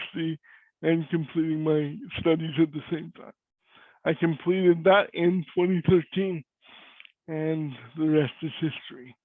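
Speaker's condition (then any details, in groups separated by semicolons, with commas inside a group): Cerebral palsy; cannot walk; voice is different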